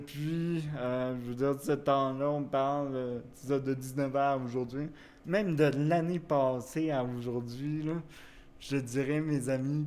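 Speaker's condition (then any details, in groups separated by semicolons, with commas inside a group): Cerebral palsy; wheelchair use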